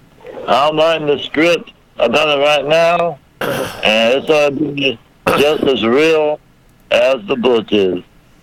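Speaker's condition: Muscular dystrophy, a rare form

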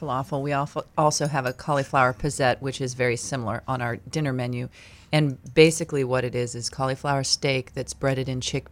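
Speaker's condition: No condition

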